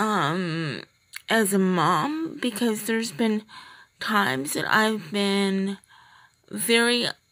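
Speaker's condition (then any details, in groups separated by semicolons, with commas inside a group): Cerebral palsy, triplegia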